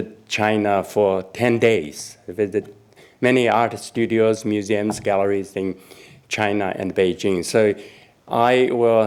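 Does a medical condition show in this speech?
No.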